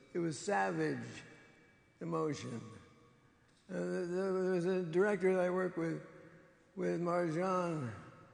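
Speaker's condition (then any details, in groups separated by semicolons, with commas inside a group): Parkinson's disease; diagnosed 20 years ago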